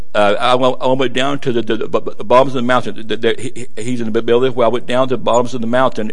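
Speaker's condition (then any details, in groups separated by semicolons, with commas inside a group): Stuttering; not noticed by audience so far; repeated sounds, repeated words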